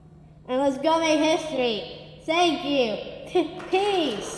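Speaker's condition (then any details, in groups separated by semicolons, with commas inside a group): Down syndrome; speech therapy from infancy, answered audition questions with clarity at age 6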